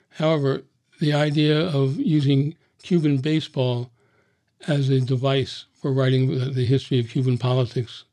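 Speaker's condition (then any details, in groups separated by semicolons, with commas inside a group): Parkinson's disease; Parkinson's disease diagnosed at age 62; Parkinson's progressing rapidly, fatal a few months after recording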